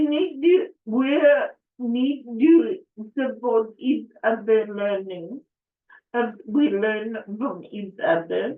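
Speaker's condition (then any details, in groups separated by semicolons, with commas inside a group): Cerebral palsy; affects speech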